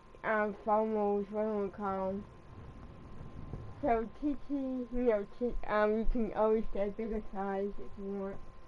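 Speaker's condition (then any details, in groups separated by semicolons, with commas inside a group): Cerebral palsy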